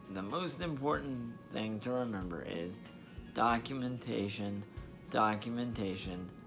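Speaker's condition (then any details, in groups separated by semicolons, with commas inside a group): Spastic diplegia cerebral palsy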